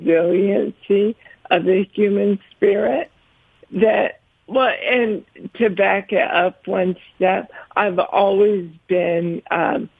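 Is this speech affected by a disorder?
Yes: ALS; diagnosed at 47, first signs running into walls, cannot use arms, legs or hands; about 7 years since diagnosis, slow progressor, types with eyes on computers; tongue affected, speaks more slowly than before, worried about voice but held up over 15 minutes.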